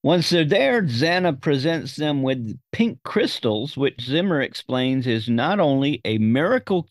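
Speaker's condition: No condition

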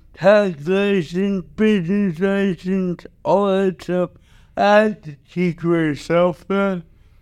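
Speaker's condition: Cerebral palsy

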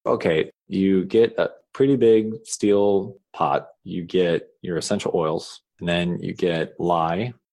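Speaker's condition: No condition

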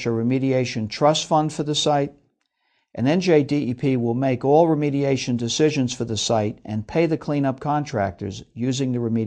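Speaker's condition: No condition

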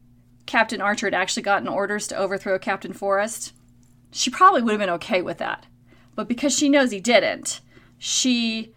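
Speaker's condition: No condition

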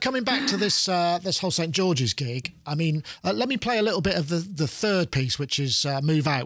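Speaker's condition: No condition

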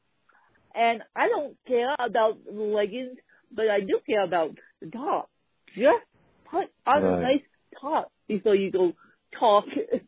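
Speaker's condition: Cerebral palsy; internally rotated gait

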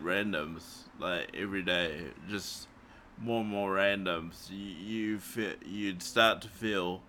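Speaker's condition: Cerebral palsy; morphine not allowed after it

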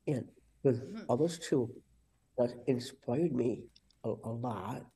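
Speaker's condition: Down syndrome; attends Gigi's Playhouse Syracuse Down syndrome achievement center

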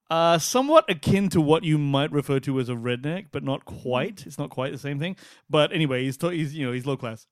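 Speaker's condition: No condition

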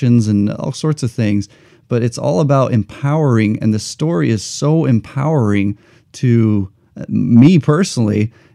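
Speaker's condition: No condition

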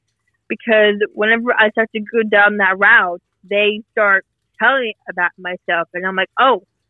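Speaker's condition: Mitochondrial disease with stutter; mitochondrial neuropathy, ATP deletion, damaged muscles and nerves, energy crises, misdiagnosed cerebral palsy, diagnosed at 15; physical therapy twice weekly, gym, medication, good and bad days, progressive regression, gait changes, falls; stutters more when stressed; blocks

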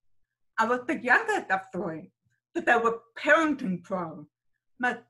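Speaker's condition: Deafness, sensorineural hearing loss; congenital profound sensorineural, adult cochlear implant

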